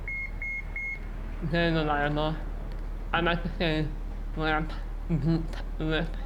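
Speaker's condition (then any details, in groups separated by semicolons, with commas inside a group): Muscular dystrophy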